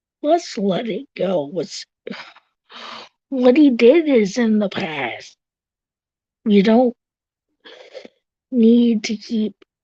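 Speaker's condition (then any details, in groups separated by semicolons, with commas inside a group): Cerebral palsy; tracheotomy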